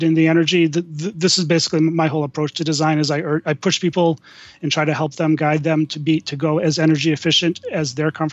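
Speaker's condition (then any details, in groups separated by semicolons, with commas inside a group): Stuttering; may freeze up mid-speech, then gets back on a roll; repeated sounds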